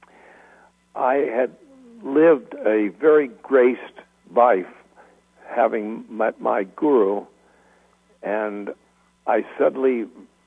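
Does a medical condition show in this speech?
Yes: expressive aphasia; caused by stroke, partial paralysis; 10 years since stroke, physical therapy, Rolfing, walks in swimming pool on Maui; keeps silence in lectures, no longer explains it, announces aphasia to audience.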